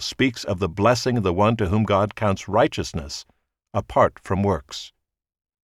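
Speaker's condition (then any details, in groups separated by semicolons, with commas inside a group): No condition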